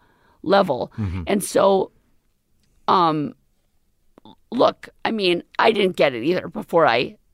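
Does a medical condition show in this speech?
Yes: vocal cord paralysis; permanent left vocal cord paralysis after near-fatal pneumonia, intubation, tracheostomy, feeding tube, over 2 years ago; steroid injections earlier, recent type 1 thyroplasty, palatal adhesion, implant joining cords, another surgery possibly needed; current voice temporary after recent surgery, swallowing still hard.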